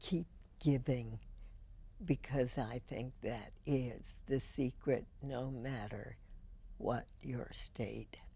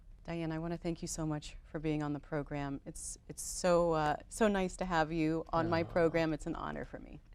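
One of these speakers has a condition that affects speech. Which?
The first: spasmodic dysphonia; affects vocal cords; botulinum toxin injections into vocal cords every four months; imperfect-sounding voice, deliberate pacing.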